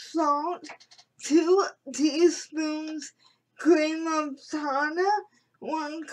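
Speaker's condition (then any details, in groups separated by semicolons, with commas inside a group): Cerebral palsy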